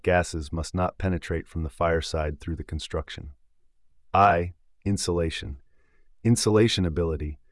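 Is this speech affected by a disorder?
No.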